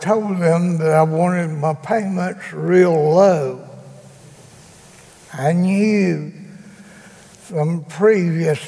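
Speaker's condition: Cerebral palsy; still able to speak

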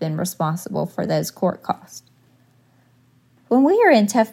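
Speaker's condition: No condition

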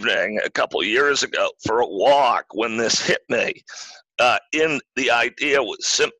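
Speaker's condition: Spasmodic dysphonia; weakened voice

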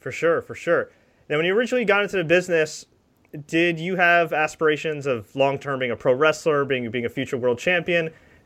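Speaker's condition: No condition

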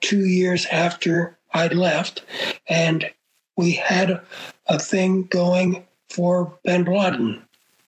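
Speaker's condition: Aphasia after stroke; says talking will be okay for the interview

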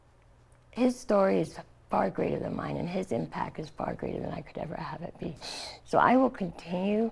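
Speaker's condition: Tracheostomy after throat cancer; stage four epiglottis cancer, tumor surgery, chemo and radiation, airway closed, trach placed, partial tongue removal; stoma kept open, three failed surgeries, radiation scar tissue, teeth removed, no saliva glands; breathes through throat hole, speaks by covering hole with thumb, some slurring from tongue surgery

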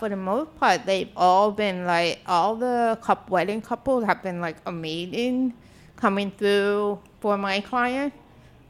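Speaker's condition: Deafness; speaks really well, deafness often unnoticed

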